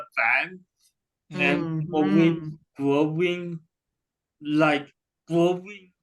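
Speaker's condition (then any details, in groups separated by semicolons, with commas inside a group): Cerebral palsy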